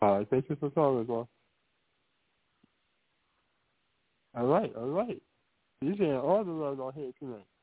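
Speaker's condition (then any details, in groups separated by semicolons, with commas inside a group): Muscular dystrophy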